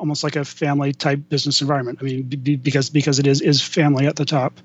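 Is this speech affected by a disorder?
Yes: stuttering; lifelong stutter; may freeze up mid-speech, then gets back on a roll; here repeated sounds, repeated words.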